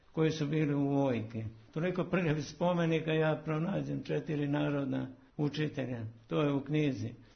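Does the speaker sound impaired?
Yes: Parkinson's disease; converses normally, illness not noticeable on radio.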